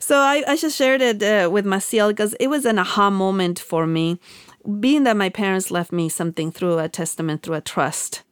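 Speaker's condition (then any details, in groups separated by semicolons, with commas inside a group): No condition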